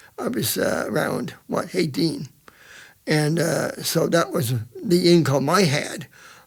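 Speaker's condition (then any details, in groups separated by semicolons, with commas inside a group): Cerebral palsy; present from birth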